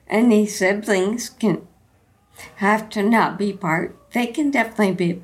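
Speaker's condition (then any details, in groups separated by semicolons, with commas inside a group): Friedreich's ataxia; inherited degenerative ataxia, onset around 15 or 16, diagnosed at 19, gene confirmed, balance, coordination problems; slurred speech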